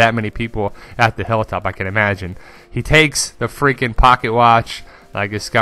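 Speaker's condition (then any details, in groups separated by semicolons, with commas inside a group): No condition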